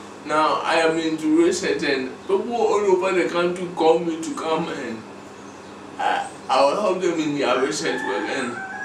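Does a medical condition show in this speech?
Yes: cerebral palsy.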